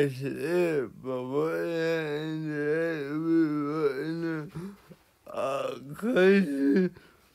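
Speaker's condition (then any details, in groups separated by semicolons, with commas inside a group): Cerebral palsy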